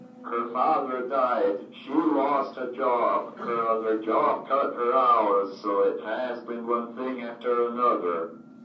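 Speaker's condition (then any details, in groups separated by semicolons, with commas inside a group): Cerebral palsy, athetoid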